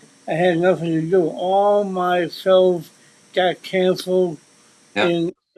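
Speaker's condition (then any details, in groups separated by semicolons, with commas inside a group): Cerebral palsy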